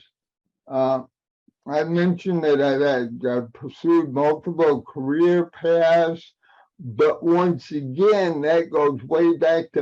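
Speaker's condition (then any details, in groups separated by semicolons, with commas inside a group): Cerebral palsy; aging adult, past 40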